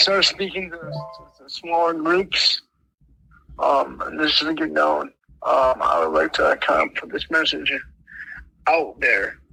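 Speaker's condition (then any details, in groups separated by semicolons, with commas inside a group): Mild cerebral palsy; speech impediment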